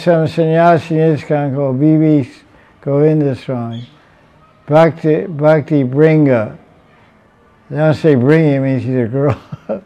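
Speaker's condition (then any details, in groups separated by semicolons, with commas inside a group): Deafness; relies on audience feedback for volume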